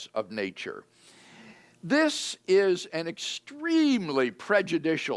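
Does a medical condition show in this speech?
No.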